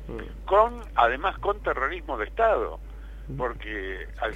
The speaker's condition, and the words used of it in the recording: None; typical speech.